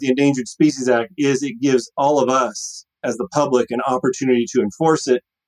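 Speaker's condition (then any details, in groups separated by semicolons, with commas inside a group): No condition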